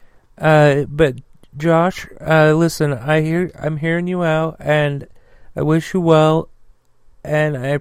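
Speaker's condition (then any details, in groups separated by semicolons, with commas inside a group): Stutter; childhood stutter, pronunciation practice with grandma from about six, speech therapy, then stuttered every sixth sentence; stutter ongoing, still practices pronunciation; speaks slowly to avoid stuttering, fast speech triggers stutter; repeated sounds, prolonged sounds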